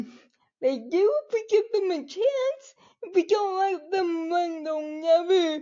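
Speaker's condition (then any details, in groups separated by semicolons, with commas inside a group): Cerebral palsy quadriplegia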